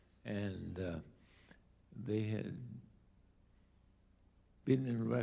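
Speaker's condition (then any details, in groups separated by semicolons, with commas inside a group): ALS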